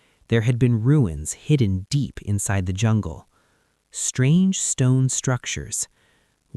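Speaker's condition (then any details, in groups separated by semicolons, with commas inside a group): No condition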